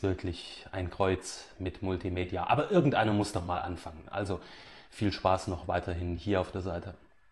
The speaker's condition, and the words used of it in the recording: No condition.